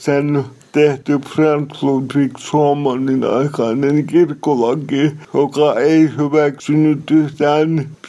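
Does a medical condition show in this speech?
Yes: cerebral palsy; speech.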